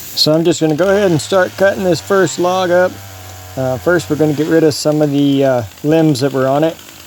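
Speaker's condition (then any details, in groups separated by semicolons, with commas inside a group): No condition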